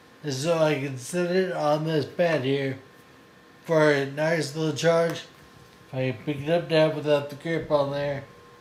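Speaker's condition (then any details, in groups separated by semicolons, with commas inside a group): Friedreich's ataxia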